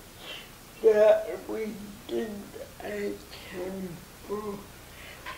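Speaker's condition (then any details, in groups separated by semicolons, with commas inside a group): Cerebral palsy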